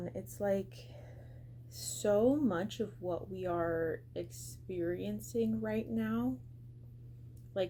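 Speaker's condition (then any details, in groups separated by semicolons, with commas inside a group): No condition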